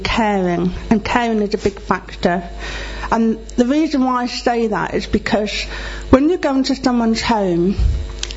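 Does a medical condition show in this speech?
Yes: deafness; relies on lip reading, needs to see speaker's face.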